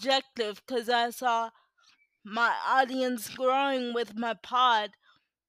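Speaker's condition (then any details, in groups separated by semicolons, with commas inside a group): Cerebral palsy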